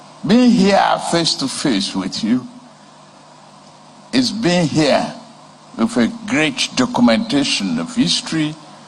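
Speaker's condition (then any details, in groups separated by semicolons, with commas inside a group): No condition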